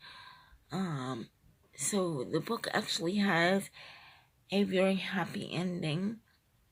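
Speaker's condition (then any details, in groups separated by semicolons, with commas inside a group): Cerebral palsy, triplegia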